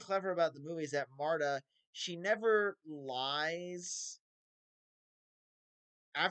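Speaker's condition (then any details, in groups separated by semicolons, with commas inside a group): No condition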